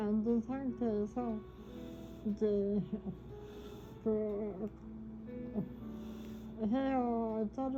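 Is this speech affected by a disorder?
Yes: ALS (Lou Gehrig's disease); wheelchair, hoist transfers; very difficult coughing.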